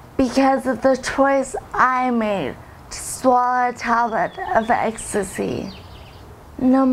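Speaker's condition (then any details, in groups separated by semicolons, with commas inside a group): Ecstasy-related neurological injury; caused by ecstasy ingestion; two to three years in rehab, cannot dance or run; slow speech, problems speaking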